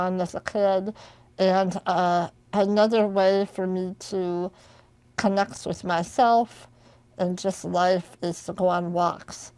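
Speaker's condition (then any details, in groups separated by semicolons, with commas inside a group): Spinal muscular atrophy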